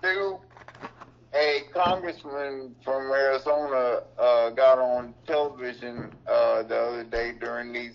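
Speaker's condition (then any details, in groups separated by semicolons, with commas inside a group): Cerebral palsy; mobility affected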